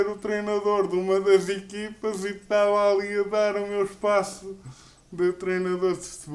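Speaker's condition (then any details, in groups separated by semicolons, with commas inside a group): Cerebral palsy; uses a wheelchair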